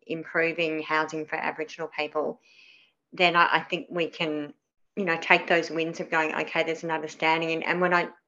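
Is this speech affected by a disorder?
Yes: cleft palate; many surgeries.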